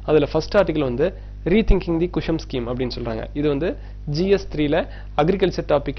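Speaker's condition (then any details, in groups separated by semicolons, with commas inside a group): No condition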